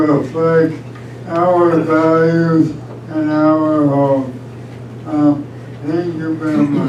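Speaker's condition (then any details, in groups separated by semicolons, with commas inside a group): ALS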